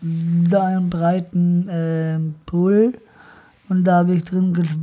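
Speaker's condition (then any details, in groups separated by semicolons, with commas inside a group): Down syndrome; present from birth, trisomy 21, operated right after birth in Hannover, earlier wore corset 23 hours a day; age 26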